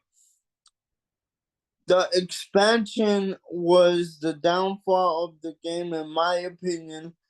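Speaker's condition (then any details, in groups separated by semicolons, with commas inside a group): Cerebral palsy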